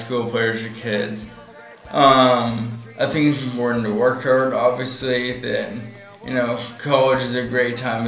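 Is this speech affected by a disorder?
Yes: ALS; finger dexterity loss onset; very slow progression, onset 1-2 years before diagnosis, still walking.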